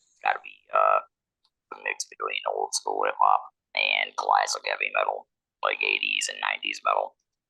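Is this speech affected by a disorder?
Yes: laryngectomy, electrolarynx.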